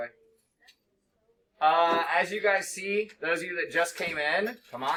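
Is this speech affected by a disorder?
No.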